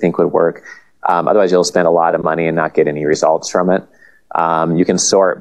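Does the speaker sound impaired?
No.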